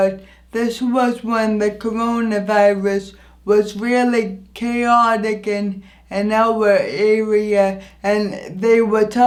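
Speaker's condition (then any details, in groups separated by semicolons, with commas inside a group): Anoxic brain injury; injury affects voice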